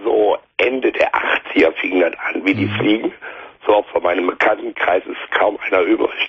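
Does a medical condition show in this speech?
Yes: laryngeal cancer; five nodules surgically removed from larynx, larynx can be preserved, no metastases found; diagnosed 6 weeks ago, 5 nodules removed from larynx, heavy chemotherapy pending; hoarse voice, sounds like having a cold.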